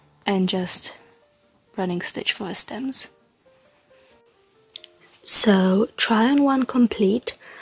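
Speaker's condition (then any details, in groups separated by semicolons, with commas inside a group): No condition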